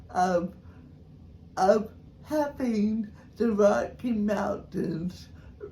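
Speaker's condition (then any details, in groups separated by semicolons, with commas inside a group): Cerebral palsy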